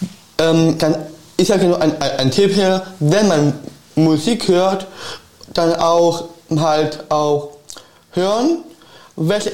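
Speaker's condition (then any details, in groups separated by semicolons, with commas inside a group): Down syndrome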